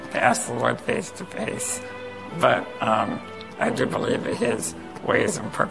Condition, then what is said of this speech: Spinal muscular atrophy. At that time, they performed a tracheostomy, and they gave me a feeding tube in my stomach.